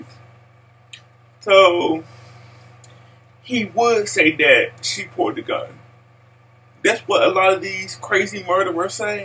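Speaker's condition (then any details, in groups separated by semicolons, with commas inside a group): Cerebral palsy; speech impaired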